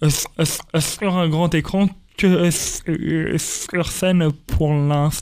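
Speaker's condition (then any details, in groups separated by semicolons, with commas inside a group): Stuttering; stuttering since early childhood at school, speech therapy helped, told elimination almost impossible; stuttering persists, described by him as an accent; repeated sounds, prolonged sounds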